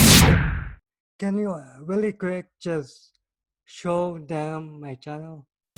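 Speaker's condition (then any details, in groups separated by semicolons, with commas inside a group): Cerebral palsy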